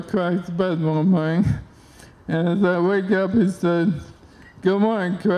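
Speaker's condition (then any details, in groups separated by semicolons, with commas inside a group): ALS; onset left hand and arm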